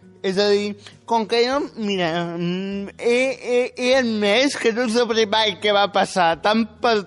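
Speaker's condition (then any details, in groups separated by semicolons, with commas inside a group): Spastic quadriplegic cerebral palsy; doctor error suspected but unproven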